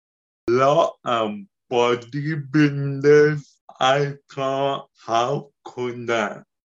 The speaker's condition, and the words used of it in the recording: Ataxia. It affects the speech, the movement, hand movement, and like daily activities and tasks.